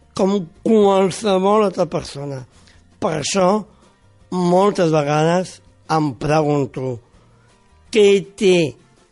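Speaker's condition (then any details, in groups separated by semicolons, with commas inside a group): Down syndrome; congenital, born with it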